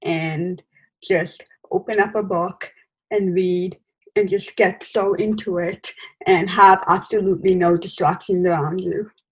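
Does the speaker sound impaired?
Yes: hearing loss with cochlear implant; congenital hearing loss, cochlear implant turned off to sleep, trouble with unfamiliar, male or fast voices on calls; lip-reading interviewer over video call.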